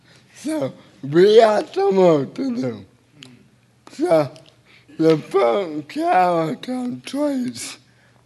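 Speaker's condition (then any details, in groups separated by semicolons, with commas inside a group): Cerebral palsy; involuntary hand movements; speech a little unclear, a little difficult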